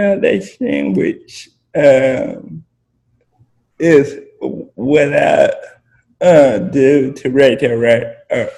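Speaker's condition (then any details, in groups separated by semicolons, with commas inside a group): Spastic quadriplegic cerebral palsy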